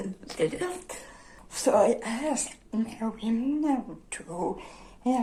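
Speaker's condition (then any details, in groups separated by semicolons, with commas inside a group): Dystonia; generalized dystonia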